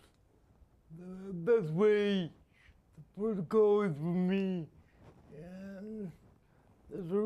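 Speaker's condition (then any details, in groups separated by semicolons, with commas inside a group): Spastic quadriplegia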